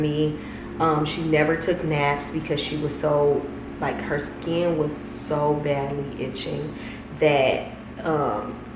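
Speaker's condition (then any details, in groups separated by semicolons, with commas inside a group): No condition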